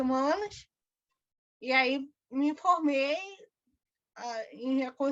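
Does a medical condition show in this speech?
Yes: cerebral palsy; birth brain injury.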